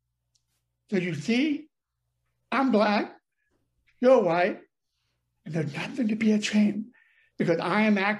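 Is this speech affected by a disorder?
Yes: deafness; speech problem, mocked in childhood for talking funny and too loud.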